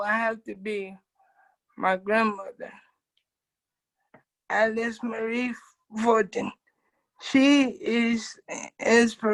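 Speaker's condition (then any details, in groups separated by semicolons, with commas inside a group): Cerebral palsy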